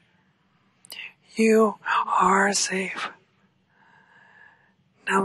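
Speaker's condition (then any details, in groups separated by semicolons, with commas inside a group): ALS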